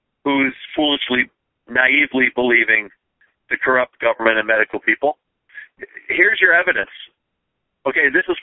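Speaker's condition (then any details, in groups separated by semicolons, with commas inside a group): No condition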